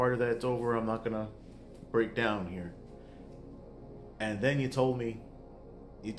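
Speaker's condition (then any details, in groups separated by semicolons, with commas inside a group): No condition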